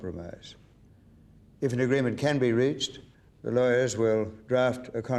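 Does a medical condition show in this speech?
No.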